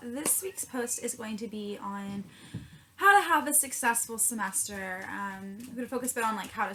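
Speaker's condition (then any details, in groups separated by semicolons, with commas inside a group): No condition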